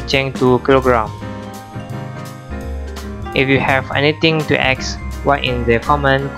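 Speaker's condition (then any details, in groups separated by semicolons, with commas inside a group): No condition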